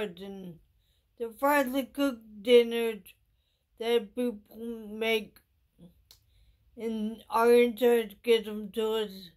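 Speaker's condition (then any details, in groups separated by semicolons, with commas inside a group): Traumatic brain injury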